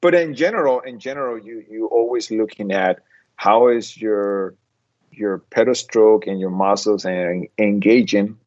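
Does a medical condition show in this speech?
No.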